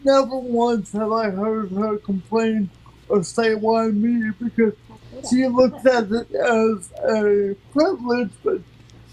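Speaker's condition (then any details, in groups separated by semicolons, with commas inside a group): Cerebral palsy; from birth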